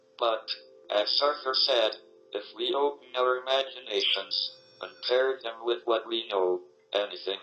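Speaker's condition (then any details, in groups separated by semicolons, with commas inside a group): ALS, speech-generating device; degenerative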